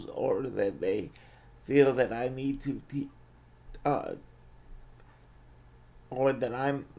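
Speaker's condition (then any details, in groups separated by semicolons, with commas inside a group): Cerebral palsy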